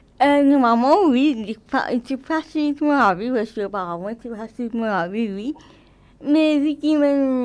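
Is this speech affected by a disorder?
Yes: cerebral palsy.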